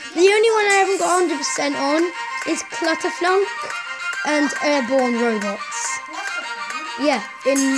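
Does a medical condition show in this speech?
No.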